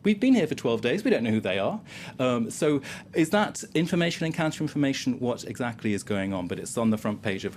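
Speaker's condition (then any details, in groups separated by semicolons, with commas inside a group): No condition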